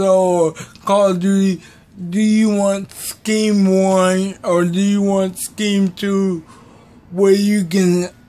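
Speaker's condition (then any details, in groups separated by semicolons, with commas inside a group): Cerebral palsy; affects muscles; uses adapted controller; may be hard to understand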